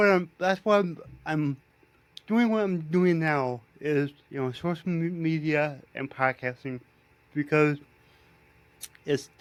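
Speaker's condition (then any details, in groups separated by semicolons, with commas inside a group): Cerebral palsy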